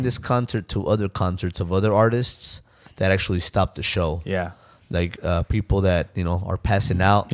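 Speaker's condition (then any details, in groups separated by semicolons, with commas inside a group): No condition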